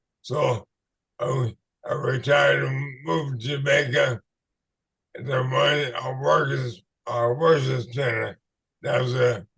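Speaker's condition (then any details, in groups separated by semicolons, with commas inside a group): ALS/MND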